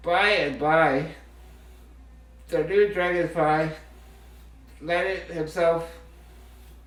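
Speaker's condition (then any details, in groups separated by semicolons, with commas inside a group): Muscular dystrophy, Duchenne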